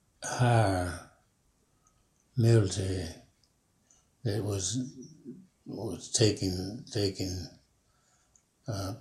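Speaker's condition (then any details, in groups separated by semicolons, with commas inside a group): Parkinson's; about 5 years since onset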